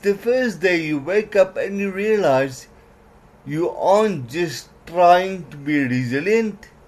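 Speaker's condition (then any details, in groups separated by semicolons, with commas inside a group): Cerebral palsy; legs affected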